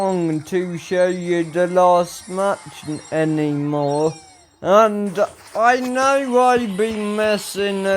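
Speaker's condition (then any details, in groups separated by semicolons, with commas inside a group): Ataxia; speech recently worse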